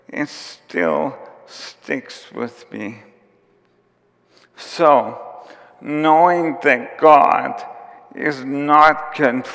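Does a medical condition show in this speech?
Yes: ALS; onset with tiredness and clumsiness.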